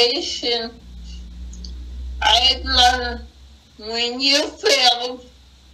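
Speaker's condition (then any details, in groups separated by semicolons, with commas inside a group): Acquired brain injury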